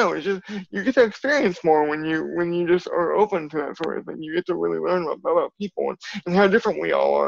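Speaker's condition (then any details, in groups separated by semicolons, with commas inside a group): Cerebral palsy; from birth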